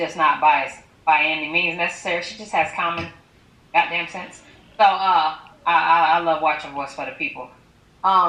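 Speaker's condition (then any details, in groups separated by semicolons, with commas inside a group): No condition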